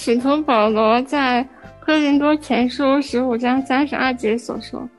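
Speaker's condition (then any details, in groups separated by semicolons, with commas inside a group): Spinal muscular atrophy; genetic motor neuron disease from birth, most severe type, never stood, expected not to survive adulthood; age 23, fully dependent in daily self-care including eating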